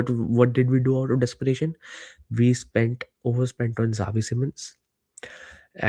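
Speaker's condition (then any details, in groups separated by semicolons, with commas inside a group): No condition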